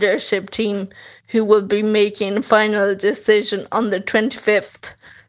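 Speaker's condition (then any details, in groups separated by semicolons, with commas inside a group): Friedreich's ataxia; rare neurological disease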